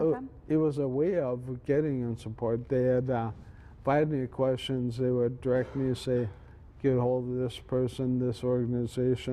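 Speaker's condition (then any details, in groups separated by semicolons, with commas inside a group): ALS; about two years since diagnosis, diagnosed early, stem cell trial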